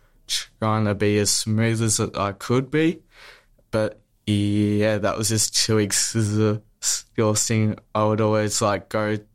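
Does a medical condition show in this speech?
Yes: stutter; stutter since childhood, smooth speech therapy at Box Hill Speech Pathology Clinic from age 14 or 15, two years; here prolonged sounds, blocks.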